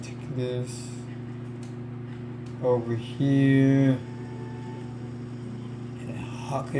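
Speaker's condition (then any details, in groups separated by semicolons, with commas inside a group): Cerebral palsy; affects legs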